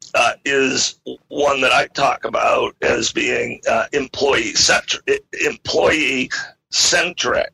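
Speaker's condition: Spasmodic dysphonia; acquired rare neurological voice disorder, adult onset while CEO; voice recovered a good bit, able to do interview, occasional throat clearing; weakened voice at onset, trouble speaking, could barely use voice, limited speaking to protect voice

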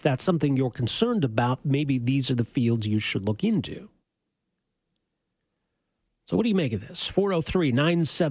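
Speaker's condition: No condition

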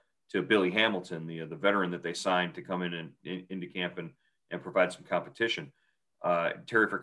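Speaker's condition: No condition

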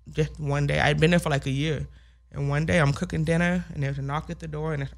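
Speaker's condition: Hearing loss with speech impediment; congenital hearing loss, 70% deaf one ear, 30% other, grandmother had hearing problems, diagnosed end of first grade; only comfortable speaking within last year or so

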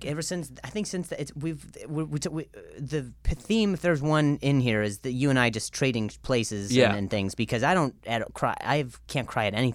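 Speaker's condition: Stutter; significant speech impediment; speaks for a living as stand-up comic; repeated sounds, prolonged sounds

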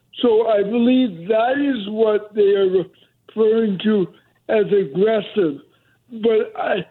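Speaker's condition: Cerebral palsy; speech impediment, voice more heightened when tense or nervous, can be heard as aggressive

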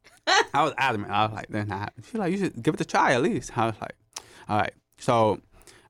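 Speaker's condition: Profound hearing loss, acquired, gentamicin-induced; right ear profound near deaf, left ear moderate, gentamicin-caused, hearing aids, lip reading; had speech therapy because of hearing loss

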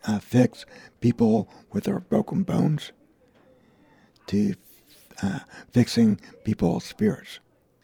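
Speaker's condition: Vocal cord damage; other works very little

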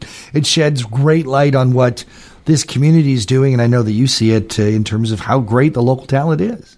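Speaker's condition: No condition

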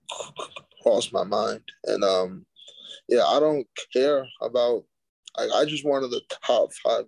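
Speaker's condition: Stuttering; not CTE, not caused by combat sports, father also stutters, age 31; speech called slurred by commenters, mistaken for CTE; prolonged sounds

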